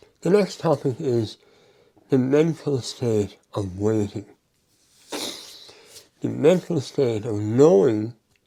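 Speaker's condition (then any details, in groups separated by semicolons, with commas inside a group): Mouth cancer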